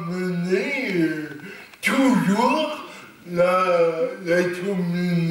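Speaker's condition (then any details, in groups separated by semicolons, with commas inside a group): Cerebral palsy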